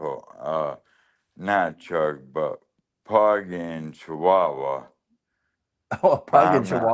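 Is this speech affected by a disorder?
Yes: ALS; losing speech and swallowing.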